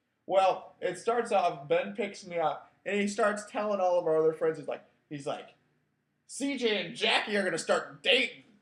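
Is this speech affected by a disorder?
No.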